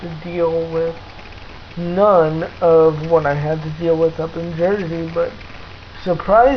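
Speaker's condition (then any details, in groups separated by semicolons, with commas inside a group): Cerebral palsy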